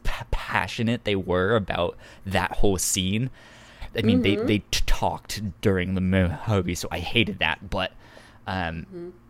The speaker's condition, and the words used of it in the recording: Stuttering. So it's technically, it's a speech impediment.